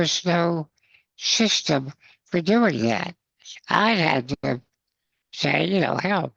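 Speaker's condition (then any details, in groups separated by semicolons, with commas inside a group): Spinal muscular atrophy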